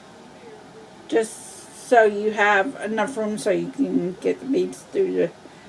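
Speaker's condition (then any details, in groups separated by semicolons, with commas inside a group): Cerebral palsy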